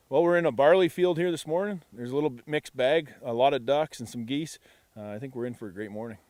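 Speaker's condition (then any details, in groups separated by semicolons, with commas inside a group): No condition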